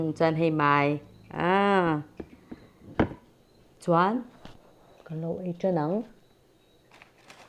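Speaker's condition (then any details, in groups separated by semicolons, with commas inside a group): No condition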